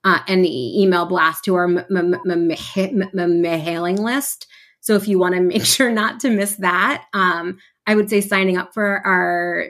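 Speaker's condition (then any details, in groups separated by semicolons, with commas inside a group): Stuttering; amount of stuttering, feeling stuck and physical tension fluctuate, stutters openly; repeated sounds, prolonged sounds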